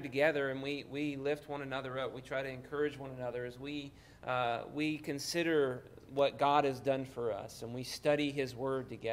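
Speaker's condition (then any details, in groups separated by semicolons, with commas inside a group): No condition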